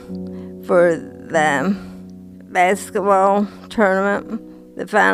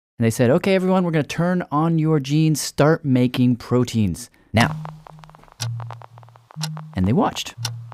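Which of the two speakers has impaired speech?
The first: Parkinson's disease; onset early 50s, full body tremor, over decade since diagnosis, off dopamine drug, worse tremor, cane and walker.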